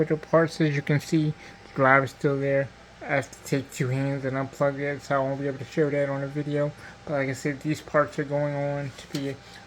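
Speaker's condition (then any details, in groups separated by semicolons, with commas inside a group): Cerebral palsy; diplegia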